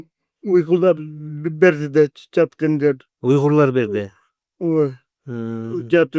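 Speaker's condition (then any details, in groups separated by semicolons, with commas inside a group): Cerebral palsy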